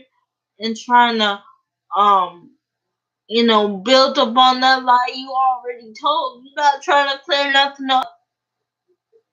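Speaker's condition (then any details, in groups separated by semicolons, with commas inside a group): Cerebral palsy; uses a wheelchair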